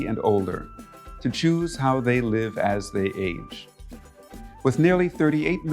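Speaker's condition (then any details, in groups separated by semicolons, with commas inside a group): No condition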